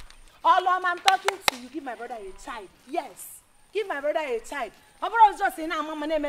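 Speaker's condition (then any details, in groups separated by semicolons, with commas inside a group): No condition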